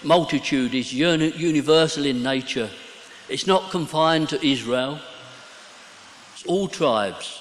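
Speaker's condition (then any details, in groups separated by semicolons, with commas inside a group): No condition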